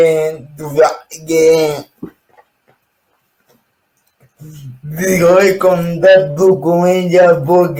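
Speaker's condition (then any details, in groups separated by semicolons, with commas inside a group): Cerebral palsy; wheelchair user, possible spasticity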